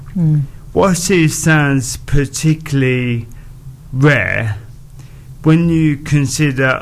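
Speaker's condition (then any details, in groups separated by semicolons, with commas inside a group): Motor neurone disease; progressive neurological disorder affecting muscles throughout the body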